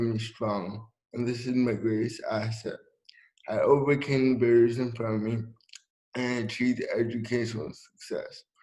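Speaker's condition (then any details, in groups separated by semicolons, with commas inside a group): Cerebral palsy; from birth after resuscitation, affects speech, walking, motor function; speech audibly affected, no speech or self-feeding in childhood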